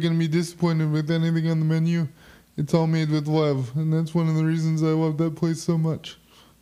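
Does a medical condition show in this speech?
Yes: quad spastic cerebral palsy, spastic quadriplegic; chronic pain, ongoing spasticity, spastic laughter.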